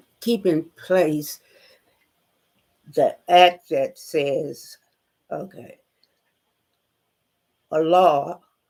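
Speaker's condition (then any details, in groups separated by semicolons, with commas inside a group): Spinal neurosarcoidosis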